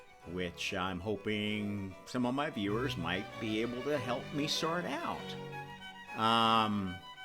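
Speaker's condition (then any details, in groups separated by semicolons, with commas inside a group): No condition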